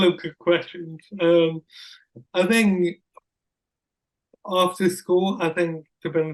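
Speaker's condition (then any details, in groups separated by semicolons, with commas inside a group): Cerebral palsy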